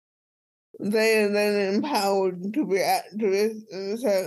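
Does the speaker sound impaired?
Yes: cerebral palsy; speech impediment.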